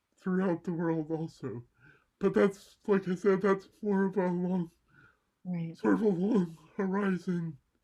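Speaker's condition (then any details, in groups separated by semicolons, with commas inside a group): Cerebral palsy; mild left side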